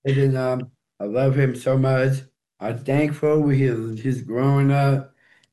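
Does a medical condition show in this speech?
Yes: Down syndrome; 14-year-old boy, learns things more slowly than most children, needs extra care.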